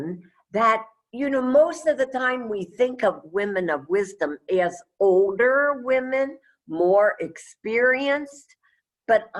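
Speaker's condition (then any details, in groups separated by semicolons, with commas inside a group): No condition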